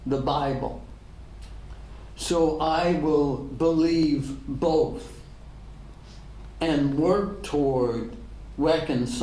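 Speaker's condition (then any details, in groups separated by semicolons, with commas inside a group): ALS; degenerative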